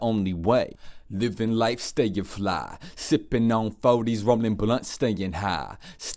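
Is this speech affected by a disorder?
No.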